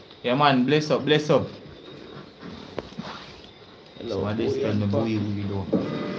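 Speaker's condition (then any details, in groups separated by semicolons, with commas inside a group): No condition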